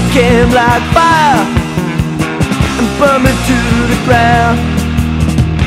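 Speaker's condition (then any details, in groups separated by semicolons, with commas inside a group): No condition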